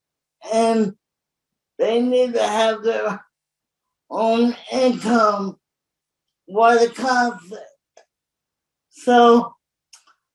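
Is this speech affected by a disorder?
Yes: cerebral palsy; born very premature, staff help with Hoyer lift transfers in and out of bed.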